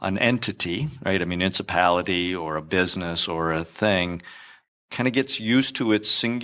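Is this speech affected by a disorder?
No.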